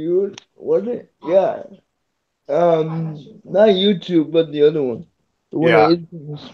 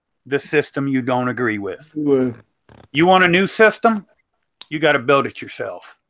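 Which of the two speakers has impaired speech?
The first: cerebral palsy.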